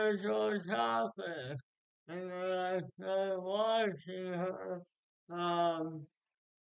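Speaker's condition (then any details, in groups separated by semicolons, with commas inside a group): Speech impairment after birth surgery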